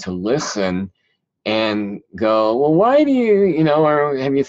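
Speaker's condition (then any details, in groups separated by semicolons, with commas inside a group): Cleft palate; present since childhood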